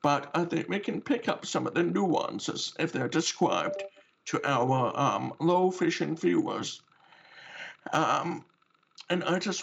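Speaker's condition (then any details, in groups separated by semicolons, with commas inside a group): Deafness with cochlear implant; cochlear implant on side of head, once damaged by water and repaired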